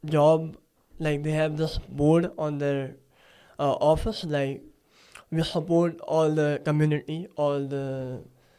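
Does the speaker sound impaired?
Yes: cleft palate; speech sounds different.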